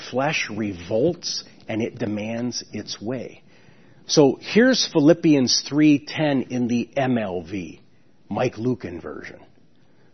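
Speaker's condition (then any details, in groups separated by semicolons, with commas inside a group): No condition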